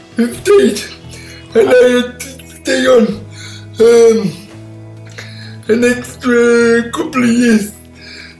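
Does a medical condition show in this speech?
Yes: cerebral palsy; all four limbs affected, born 12 weeks premature.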